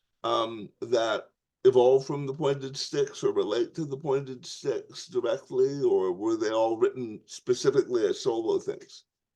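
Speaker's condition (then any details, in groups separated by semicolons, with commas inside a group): Tongue cancer surgery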